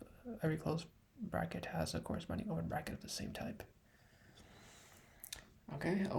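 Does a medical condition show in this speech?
No.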